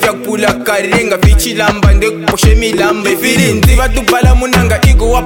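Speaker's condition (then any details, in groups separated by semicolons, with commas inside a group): No condition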